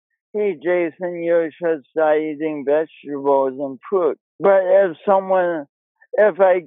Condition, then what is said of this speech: Cerebral palsy. I feel so lucky to have gone forward and done it, even though my voice has a speech impediment quality to it, than waiting for some miracle to kill my voice before I start living my dream.